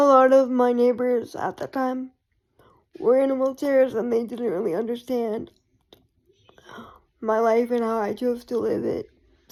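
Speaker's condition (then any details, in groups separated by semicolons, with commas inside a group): Cerebral palsy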